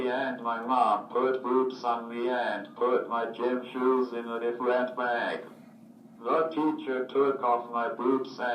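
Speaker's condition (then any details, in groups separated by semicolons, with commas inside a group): Cerebral palsy, athetoid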